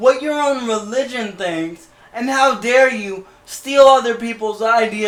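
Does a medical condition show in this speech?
Yes: cerebral palsy.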